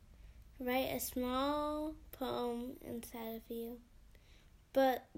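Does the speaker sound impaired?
Yes: cerebral palsy; gym, yoga and dance difficult, sometimes cannot keep up, handwriting not very neat; finds reading own poetry aloud hard, cannot say it as intended.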